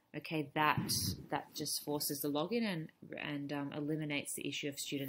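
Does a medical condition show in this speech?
No.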